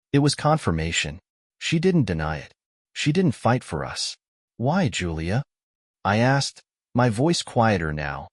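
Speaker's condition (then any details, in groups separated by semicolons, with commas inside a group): No condition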